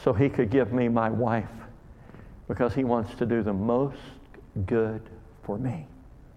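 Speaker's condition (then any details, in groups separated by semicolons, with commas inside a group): Cleft lip and palate; called hair lip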